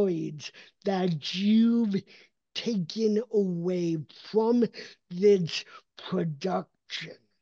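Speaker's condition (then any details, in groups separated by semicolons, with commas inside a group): Cerebral palsy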